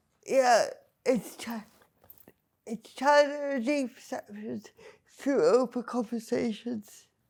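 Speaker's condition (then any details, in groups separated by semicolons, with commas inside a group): Cerebral palsy; speech not always understood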